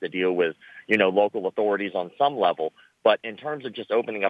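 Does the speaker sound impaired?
Yes: cleft lip and palate; born with cleft lip and palate.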